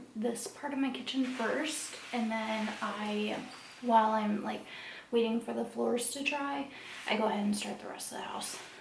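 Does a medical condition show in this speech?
No.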